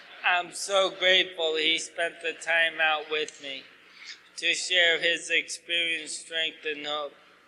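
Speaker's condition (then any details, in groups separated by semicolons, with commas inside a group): ALS; no medication, no therapies; asked to talk slower, clearer, losing voice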